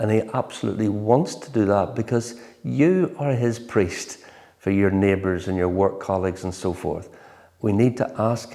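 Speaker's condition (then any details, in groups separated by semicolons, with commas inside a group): No condition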